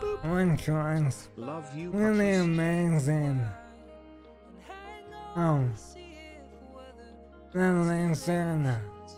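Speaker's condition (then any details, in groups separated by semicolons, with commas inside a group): ALS; stem cell treatment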